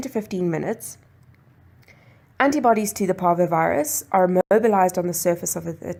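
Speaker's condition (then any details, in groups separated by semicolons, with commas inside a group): No condition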